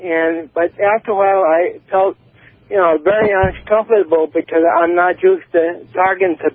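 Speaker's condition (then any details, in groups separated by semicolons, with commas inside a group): Cerebral palsy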